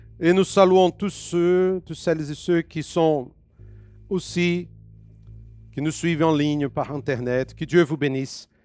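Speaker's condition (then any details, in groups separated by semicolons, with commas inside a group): No condition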